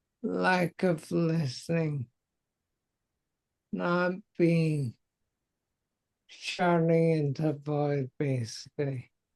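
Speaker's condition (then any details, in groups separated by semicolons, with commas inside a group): Multiple sclerosis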